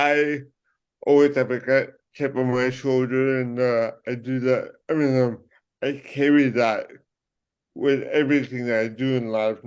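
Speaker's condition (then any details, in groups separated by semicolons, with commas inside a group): Cerebral palsy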